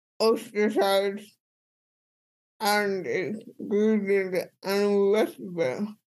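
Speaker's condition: Cerebral palsy; speech impediment

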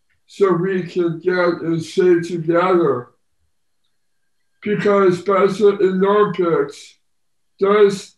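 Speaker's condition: Down syndrome

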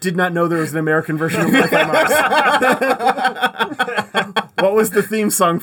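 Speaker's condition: No condition

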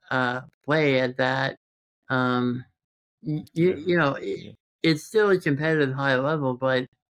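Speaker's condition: Congenital muscular dystrophy; present since birth

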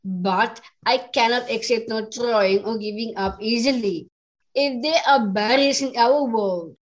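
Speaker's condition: Down syndrome; English is second language

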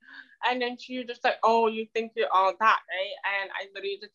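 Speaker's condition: Deafness; relies on lip reading face to face

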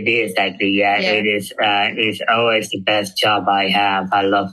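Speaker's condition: Down syndrome; intellectual disability

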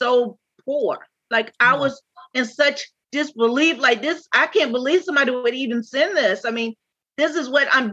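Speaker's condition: No condition

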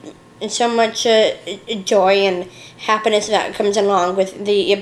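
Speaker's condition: Down syndrome; lifelong, three copies of the 21st chromosome

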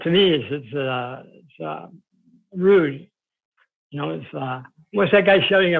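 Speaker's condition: Parkinson's disease; over a decade, brain stimulation surgery restored mobility, could not walk and used cane before; voice practice, regular exercise, memory issues, swallowing difficulty, learning to eat safely, mask hinders communication; weakened, fading, deteriorating voice, must learn to shout more, wife Kathy completes sentences when voice fades

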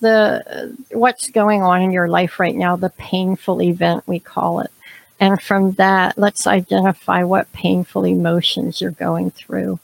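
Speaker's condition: Cleft palate, severe; feeding problems

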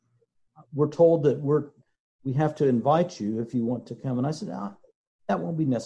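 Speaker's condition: No condition

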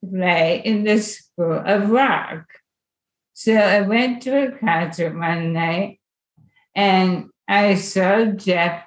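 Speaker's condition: ALS; onset with wrist weakness and reduced grip

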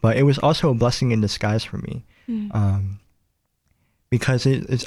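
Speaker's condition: Cleft palate; nose and lip

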